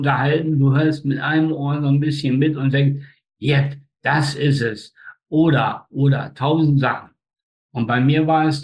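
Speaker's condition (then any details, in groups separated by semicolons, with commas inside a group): Spastic tetraparesis, spastic quadriplegia; four limbs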